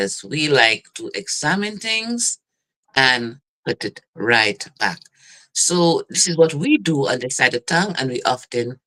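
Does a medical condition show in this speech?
No.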